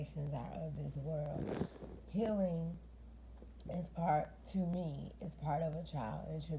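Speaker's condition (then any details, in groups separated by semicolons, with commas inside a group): Cerebral palsy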